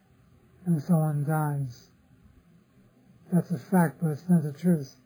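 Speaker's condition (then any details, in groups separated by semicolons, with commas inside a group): Parkinson's disease; others offer remedies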